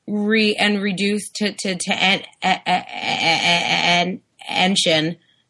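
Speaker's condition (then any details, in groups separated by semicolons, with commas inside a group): Stuttering; variable stuttering, past periods with shorter, less tight blocks; stuttering out of control lately, really long blocks that feel impossible to get out of; very long, changing stuttering easier when blocks shorter; repeated sounds, blocks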